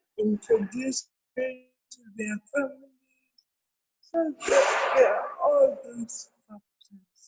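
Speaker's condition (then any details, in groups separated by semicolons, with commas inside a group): Cerebral palsy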